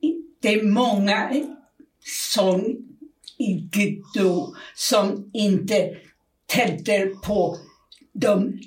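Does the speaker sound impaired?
Yes: aphasia; aphasia from brain damage, at onset could not speak at all, partly recovered after time in Spain; member of aphasia association; knows words but cannot get them out, word-finding errors, garbled non-words, restarts, repetitions.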